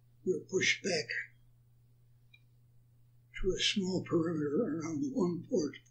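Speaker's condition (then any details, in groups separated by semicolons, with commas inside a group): Parkinson's; attributed to Agent Orange exposure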